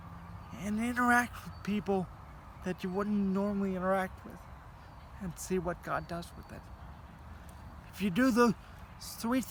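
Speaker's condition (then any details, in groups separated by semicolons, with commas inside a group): Cerebral palsy; heavily altered breathing patterns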